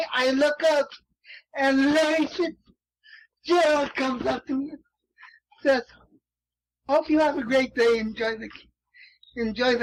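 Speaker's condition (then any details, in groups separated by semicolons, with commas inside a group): Cerebral palsy; 3 months premature, affects arms and legs; no pitch control, may be hard to understand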